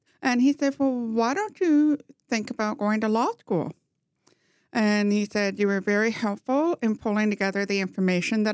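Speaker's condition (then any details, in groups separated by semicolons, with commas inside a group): Profound hearing loss; hearing aid right ear only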